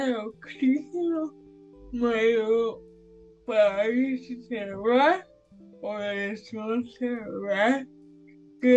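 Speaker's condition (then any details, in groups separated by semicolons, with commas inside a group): Severe brain injury; birth brain injury from oxygen loss, cerebral palsy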